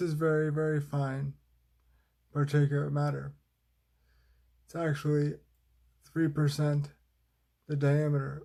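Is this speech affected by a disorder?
Yes: cerebral palsy, spastic.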